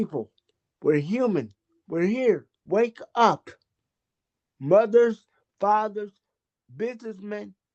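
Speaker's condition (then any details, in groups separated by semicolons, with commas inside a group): Cerebral palsy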